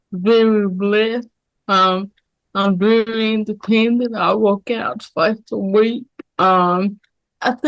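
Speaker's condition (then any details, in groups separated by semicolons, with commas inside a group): Cerebral palsy; very independent; speech most affected area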